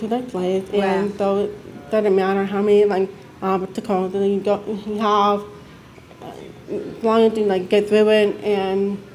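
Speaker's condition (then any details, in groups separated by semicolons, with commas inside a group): Deafness; signs with family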